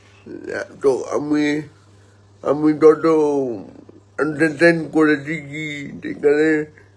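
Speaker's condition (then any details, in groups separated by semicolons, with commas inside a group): Cerebral palsy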